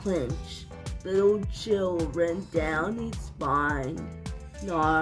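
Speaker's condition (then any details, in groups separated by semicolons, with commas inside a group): Cerebral palsy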